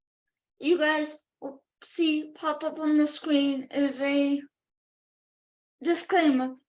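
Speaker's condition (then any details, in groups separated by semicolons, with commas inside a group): Cerebral palsy; affects all four limbs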